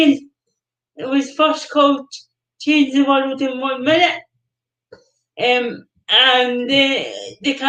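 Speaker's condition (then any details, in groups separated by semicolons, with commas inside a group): Cerebral palsy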